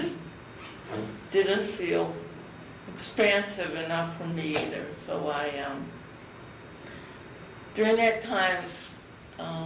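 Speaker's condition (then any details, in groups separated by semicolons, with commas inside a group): Cerebral palsy; from birth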